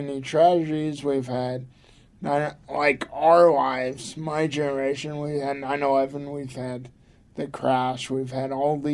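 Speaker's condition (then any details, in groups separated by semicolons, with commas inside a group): Cerebral palsy; from birth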